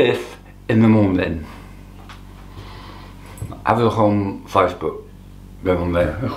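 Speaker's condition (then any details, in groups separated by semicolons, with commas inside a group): Tongue cancer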